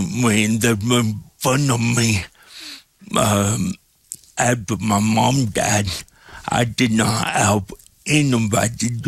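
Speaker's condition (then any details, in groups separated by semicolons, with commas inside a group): Cerebral palsy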